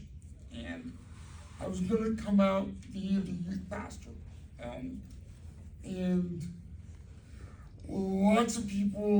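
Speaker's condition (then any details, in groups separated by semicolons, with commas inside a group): Cerebral palsy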